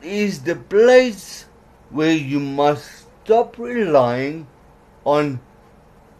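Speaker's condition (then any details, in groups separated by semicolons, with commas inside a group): Cerebral palsy; legs affected, doubted legs could last 6 continuous hours, cycled 6-7 hours daily for 7 months; some words unclear, certain letters flat, trouble formulating words, worse when mouth tires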